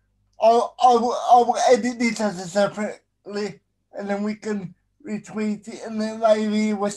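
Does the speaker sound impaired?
Yes: spastic quadriplegic cerebral palsy; worse when distracted by several things.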